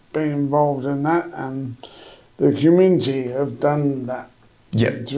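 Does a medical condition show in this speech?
Yes: MND; diagnosed 10 years ago, trial drug 8.5 years slowing progression.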